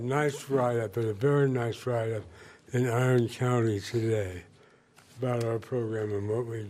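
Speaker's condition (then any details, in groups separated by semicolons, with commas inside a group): Parkinson's disease; about 8 years in Southwest Parkinson's Fitness Program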